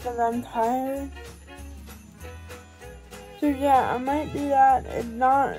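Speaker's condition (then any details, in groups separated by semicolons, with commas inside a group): Cerebral palsy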